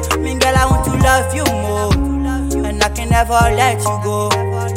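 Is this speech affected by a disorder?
No.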